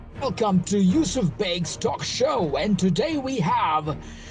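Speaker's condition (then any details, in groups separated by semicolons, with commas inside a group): No condition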